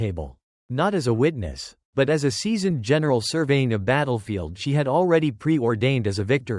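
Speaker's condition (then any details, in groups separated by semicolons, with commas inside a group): No condition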